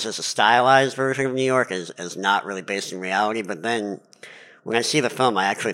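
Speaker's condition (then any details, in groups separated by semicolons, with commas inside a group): Cleft palate; lifelong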